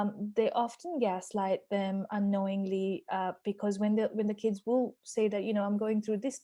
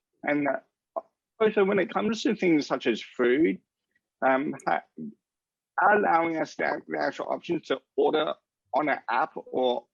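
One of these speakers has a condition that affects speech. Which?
The second: cerebral palsy.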